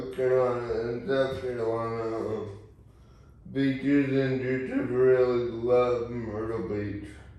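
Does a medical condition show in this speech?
Yes: cerebral palsy.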